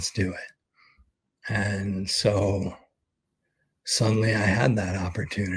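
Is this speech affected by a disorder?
Yes: ALS; expects to lose voice very soon.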